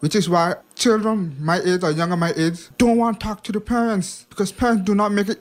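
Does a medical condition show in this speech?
Yes: hearing impairment; past speech impediment; past speech impediment improved with much practice, listening needs much focus.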